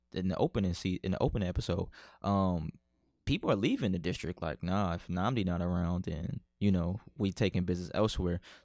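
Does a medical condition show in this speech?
No.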